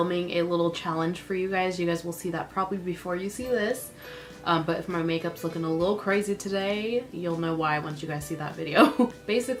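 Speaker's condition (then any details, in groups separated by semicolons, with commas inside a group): No condition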